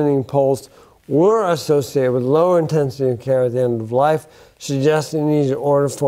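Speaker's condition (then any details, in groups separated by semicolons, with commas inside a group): Bulbar onset ALS; affects speech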